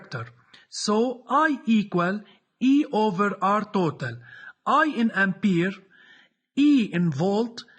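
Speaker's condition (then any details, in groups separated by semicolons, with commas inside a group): No condition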